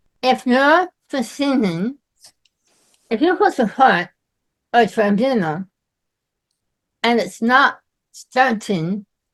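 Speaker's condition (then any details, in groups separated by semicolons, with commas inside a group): Myasthenia gravis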